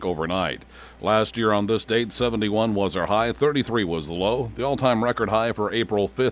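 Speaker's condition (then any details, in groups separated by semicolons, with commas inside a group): No condition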